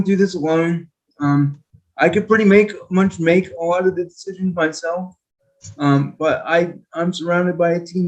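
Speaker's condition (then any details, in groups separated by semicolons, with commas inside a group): Quadriplegic cerebral palsy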